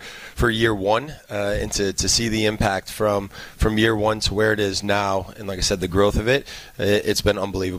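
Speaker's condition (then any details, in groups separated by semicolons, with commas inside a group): No condition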